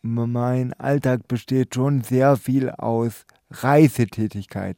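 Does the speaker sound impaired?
Yes: spastic quadriplegia, tetraspastik; spastic quadriplegia affecting arms and legs, limited fine motor skills, unusual slow gait; writes slowly by hand, needs a hand on stairs without railing; stutters in first sentence, mistaken for drunk, improved by Kasseler Stottertherapie intensive course at about 17.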